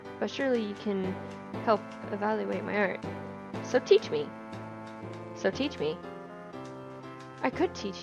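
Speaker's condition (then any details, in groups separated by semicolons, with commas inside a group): No condition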